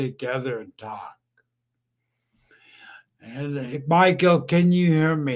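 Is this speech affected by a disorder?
Yes: brain injury.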